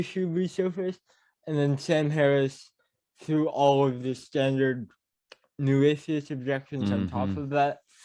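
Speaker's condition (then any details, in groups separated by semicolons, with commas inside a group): Cerebral palsy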